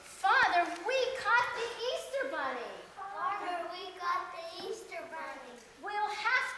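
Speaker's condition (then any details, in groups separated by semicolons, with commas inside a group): No condition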